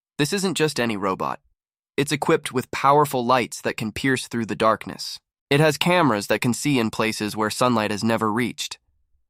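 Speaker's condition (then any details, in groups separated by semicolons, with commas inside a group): No condition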